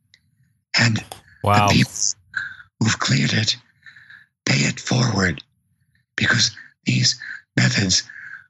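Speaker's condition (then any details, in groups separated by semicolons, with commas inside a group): Vocal cord paralysis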